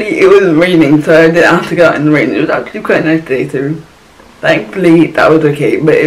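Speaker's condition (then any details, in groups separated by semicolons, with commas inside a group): Cerebral palsy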